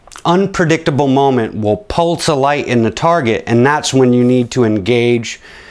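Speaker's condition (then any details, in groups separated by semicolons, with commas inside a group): No condition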